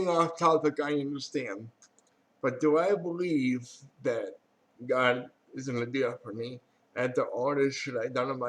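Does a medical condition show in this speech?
Yes: cerebral palsy.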